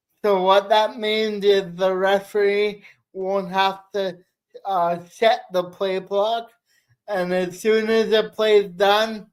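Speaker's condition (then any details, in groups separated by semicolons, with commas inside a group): Cerebral palsy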